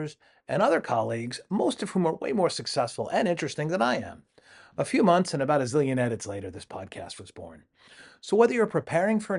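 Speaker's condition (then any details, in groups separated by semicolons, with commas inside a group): No condition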